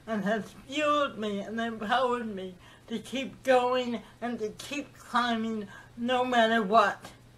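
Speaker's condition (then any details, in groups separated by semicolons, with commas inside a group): Cerebral palsy; diagnosed around age 2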